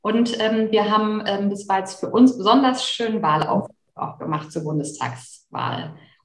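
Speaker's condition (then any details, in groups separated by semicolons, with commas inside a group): No condition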